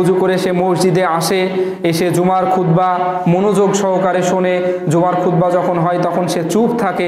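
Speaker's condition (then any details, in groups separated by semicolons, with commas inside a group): No condition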